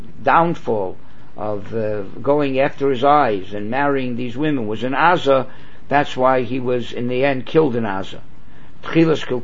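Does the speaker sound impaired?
No.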